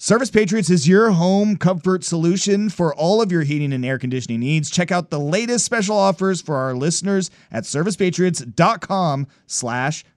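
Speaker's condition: No condition

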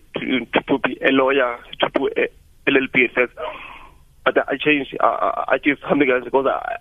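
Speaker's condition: Stuttering; stuttering since age 6, through school, worse at University of Cape Town introducing self, speaking before groups; speech therapy with Tina Lillian in Gauteng, coach Heather Wilkinson in Cape Town, slow reading, breathing, phone training; spoke fast before therapy, records own phone speech, no stuttering when singing, now speaks daily on phone; repeated sounds, prolonged sounds

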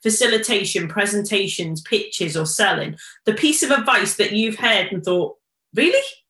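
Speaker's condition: No condition

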